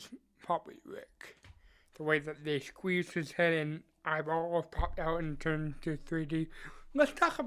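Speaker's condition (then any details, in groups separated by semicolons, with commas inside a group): Cerebral palsy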